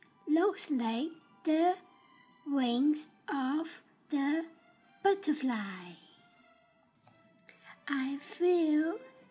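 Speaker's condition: Down syndrome; developmental disability

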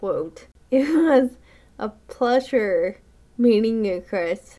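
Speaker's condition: Friedreich's ataxia; spits when talking or laughing

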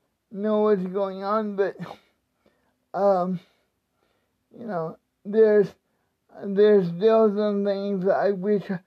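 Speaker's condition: Cerebral palsy; speech not affected by disability

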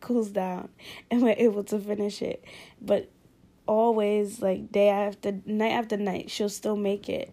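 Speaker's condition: No condition

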